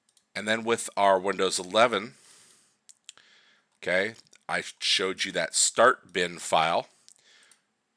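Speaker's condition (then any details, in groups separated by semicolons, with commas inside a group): No condition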